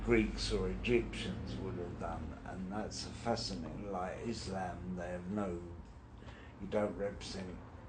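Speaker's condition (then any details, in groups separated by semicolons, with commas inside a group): Brain injury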